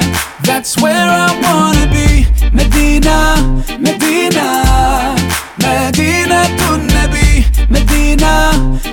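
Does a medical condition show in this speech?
No.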